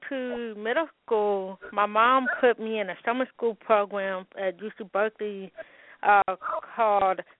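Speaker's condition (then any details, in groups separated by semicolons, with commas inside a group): Hearing loss with speech impediment, congenital; umbilical cord wrapped around neck at birth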